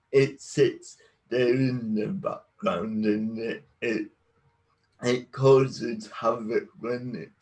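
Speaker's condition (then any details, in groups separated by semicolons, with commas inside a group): Cerebral palsy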